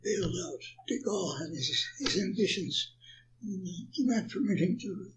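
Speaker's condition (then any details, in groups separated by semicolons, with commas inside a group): Parkinson's; attributed to Agent Orange exposure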